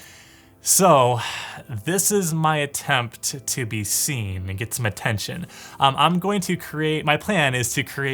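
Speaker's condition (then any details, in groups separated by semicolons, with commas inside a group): No condition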